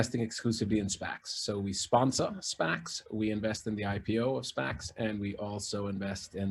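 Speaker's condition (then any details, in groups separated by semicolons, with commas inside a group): No condition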